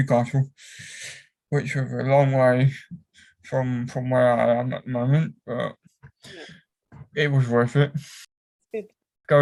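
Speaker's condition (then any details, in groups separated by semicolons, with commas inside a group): Cerebral palsy; affects whole body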